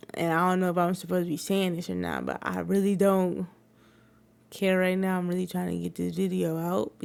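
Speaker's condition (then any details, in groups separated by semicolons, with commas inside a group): Cerebral palsy; wheelchair user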